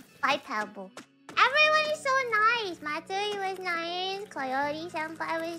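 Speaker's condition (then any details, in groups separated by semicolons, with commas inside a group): No condition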